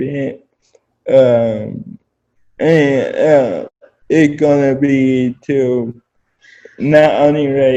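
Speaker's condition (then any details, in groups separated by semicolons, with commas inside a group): Spastic quadriplegic cerebral palsy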